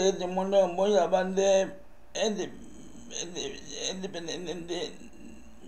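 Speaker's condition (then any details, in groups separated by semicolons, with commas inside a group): Cerebral palsy; speech affected by cerebral palsy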